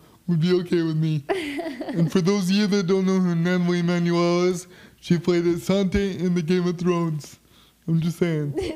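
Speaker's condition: Quad spastic cerebral palsy, spastic quadriplegic

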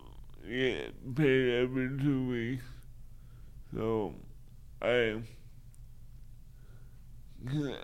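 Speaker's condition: Cerebral palsy; wheelchair user 99.9% of the time

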